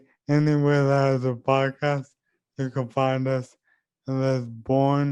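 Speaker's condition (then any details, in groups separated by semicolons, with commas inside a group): ALS; leg onset, speech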